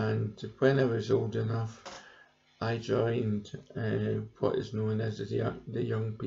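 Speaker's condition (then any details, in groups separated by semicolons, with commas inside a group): Cerebral palsy; present from birth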